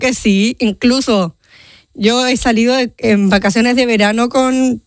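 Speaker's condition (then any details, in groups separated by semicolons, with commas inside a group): Down syndrome; genetic condition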